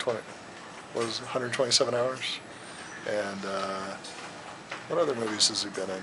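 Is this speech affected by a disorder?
No.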